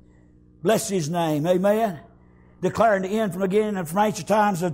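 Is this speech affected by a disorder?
No.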